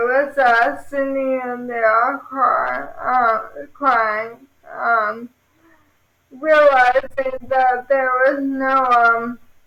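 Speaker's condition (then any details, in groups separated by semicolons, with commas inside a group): ALS; over five years since diagnosis, rapid decline to cane use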